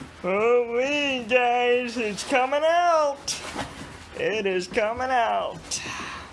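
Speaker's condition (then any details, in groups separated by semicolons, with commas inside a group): Cerebral palsy, mild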